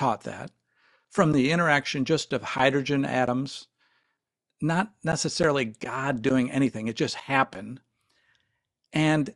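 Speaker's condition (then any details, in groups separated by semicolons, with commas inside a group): No condition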